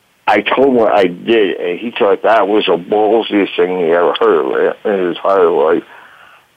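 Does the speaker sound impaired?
Yes: voice box damage from tracheostomy; medic's trach tube damaged voice box.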